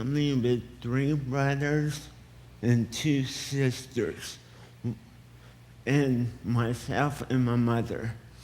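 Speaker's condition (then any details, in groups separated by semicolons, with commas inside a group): Cerebral palsy; affects speech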